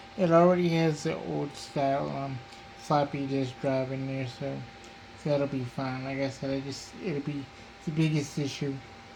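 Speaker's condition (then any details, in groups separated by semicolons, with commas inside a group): Cerebral palsy; diplegia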